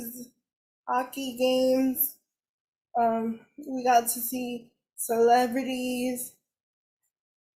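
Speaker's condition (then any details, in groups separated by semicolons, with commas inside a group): Cerebral palsy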